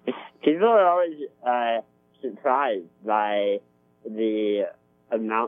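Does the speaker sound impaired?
Yes: spinal muscular atrophy; type 2, congenital, never able to walk or crawl, wheelchair since age 2.5, weighs 65 pounds; Spinraza about 2 years, some strength gains, weakness progression stopped, needs help moving items, eating; better jaw muscles since Spinraza.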